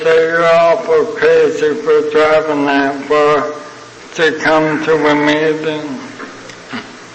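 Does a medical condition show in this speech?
Yes: ALS (Lou Gehrig's disease); young onset.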